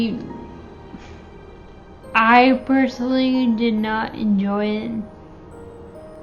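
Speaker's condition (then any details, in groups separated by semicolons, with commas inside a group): Friedreich's ataxia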